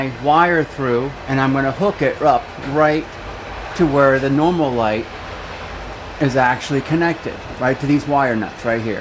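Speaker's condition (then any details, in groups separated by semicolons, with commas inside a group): No condition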